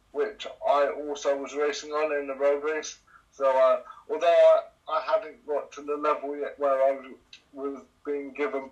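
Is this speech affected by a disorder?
Yes: cerebral palsy; trike from age 7-8.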